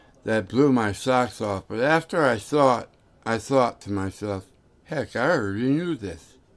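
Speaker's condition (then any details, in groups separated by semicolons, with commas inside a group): Tongue cancer; tongue tumor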